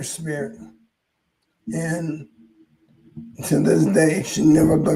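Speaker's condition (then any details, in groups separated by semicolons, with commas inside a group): ALS; hoarse voice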